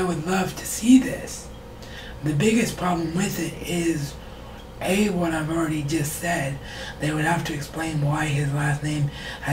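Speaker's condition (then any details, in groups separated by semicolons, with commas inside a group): Cerebral palsy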